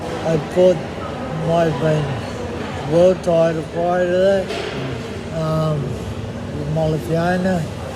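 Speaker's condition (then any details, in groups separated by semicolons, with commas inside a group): MND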